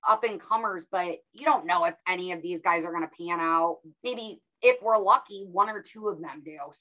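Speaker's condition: No condition

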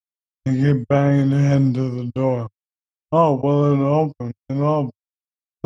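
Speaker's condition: ALS; voice changed from before, harder to hear, harder to talk and be understood

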